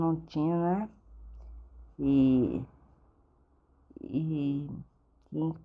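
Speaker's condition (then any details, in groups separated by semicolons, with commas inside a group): Cerebellar ataxia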